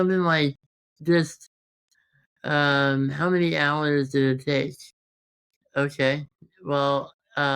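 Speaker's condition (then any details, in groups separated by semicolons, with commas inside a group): Congenital muscular dystrophy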